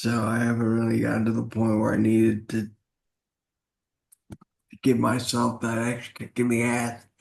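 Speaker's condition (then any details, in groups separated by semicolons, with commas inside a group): Traumatic brain injury; accident after combat flight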